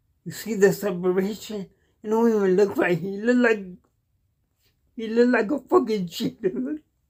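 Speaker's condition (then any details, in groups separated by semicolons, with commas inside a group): Cerebral palsy; cannot walk, uses wheelchair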